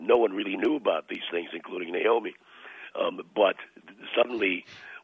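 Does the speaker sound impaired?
Yes: throat cancer, partial laryngectomy; 80% of larynx removed, smoked and drank since age 12-14, since quit; about seven years after treatment, declared cured by oncologist.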